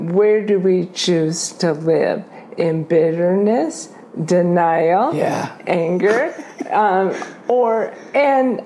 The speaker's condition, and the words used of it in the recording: ALS (motor neuron disease). And so the muscles in my tongue are atrophying.